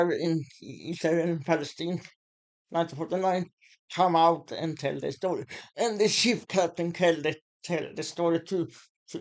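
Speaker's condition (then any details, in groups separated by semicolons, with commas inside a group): Muscular Parkinson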